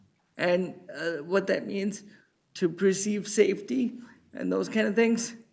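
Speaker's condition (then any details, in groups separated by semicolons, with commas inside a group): Cerebral palsy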